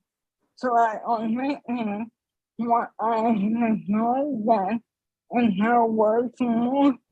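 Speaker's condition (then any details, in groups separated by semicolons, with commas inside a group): ALS; stem cell therapy; speech, swallowing, breathing improved after stem cell therapy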